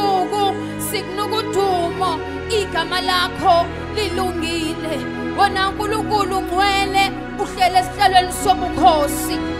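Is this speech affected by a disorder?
No.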